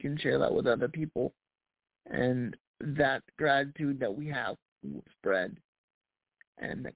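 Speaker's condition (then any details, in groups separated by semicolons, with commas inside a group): Cerebral palsy; past challenges speaking up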